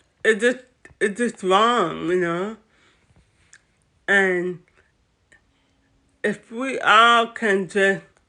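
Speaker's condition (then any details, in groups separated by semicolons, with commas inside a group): Cerebral palsy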